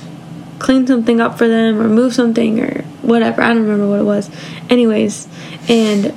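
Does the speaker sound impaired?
No.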